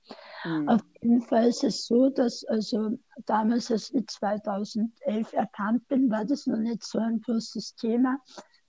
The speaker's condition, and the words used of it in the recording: Tongue cancer surgery. Also bitte unbedingt darauf aufmerksam machen, wann das zu schnell oder zu undeutlich ist.